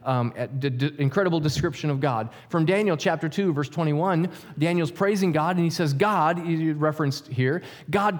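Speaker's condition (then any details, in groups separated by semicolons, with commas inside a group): No condition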